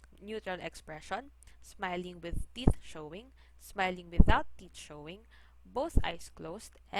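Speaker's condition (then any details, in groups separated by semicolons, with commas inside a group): No condition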